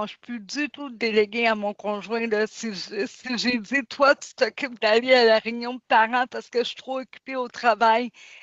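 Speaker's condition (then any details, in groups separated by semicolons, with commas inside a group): Cerebral palsy; since birth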